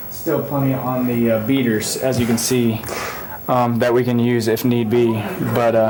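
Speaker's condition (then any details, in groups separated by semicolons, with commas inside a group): No condition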